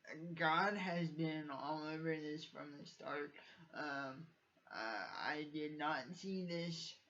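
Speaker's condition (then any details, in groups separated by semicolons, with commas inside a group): Cerebral palsy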